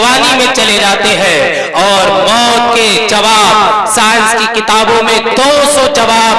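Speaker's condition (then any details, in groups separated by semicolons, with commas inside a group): No condition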